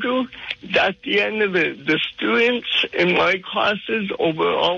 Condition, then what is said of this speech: Cerebral palsy. And as you can tell, my speech a little bit.